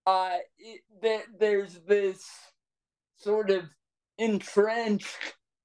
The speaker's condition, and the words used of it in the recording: Cerebral palsy. I was having some trouble with breath control earlier, so